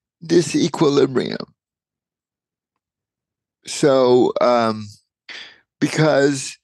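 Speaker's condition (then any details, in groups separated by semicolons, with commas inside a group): Cerebral palsy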